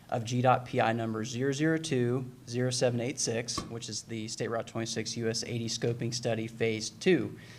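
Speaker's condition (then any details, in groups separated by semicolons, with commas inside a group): No condition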